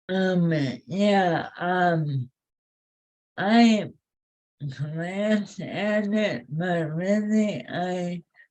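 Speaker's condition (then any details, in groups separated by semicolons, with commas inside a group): ALS; face improved, feet move faster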